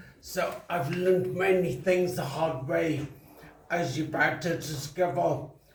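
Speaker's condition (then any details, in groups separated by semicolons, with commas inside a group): Traumatic brain injury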